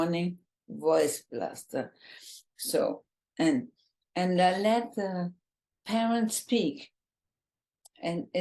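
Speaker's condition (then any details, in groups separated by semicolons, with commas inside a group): ALS, bulbar form, bulbar onset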